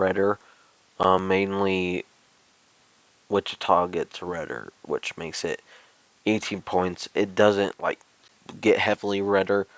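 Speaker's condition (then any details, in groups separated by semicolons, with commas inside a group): No condition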